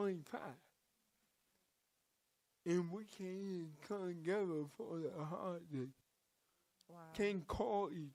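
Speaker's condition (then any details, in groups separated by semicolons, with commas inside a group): Cerebral palsy; from birth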